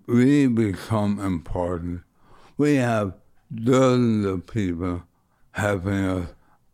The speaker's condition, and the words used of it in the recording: ALS (motor neuron disease). And honestly, I'm hearing myself in a different way.